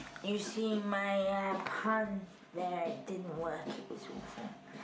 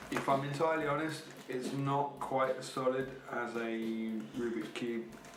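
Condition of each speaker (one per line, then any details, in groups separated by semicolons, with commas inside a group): Cerebral palsy; unable to walk, spasms, leg stiffness, at least two surgeries
No condition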